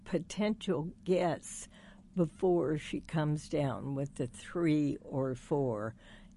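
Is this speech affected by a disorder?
Yes: spasmodic dysphonia; diagnosed Johns Hopkins after six years, basal ganglia, cords clamp uncontrollably, botulinum toxin cord injection; still able to talk on air, voice breaks persist, speaks slowly; speaks very slowly, one injection took voice completely two weeks, only whisper.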